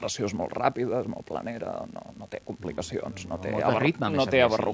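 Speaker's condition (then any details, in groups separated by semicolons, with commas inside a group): No condition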